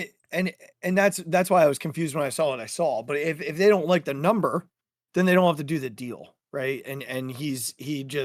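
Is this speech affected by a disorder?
No.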